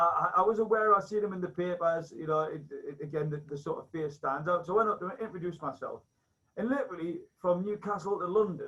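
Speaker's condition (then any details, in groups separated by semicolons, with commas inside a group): No condition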